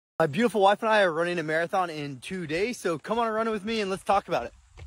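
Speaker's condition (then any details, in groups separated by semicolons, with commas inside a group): No condition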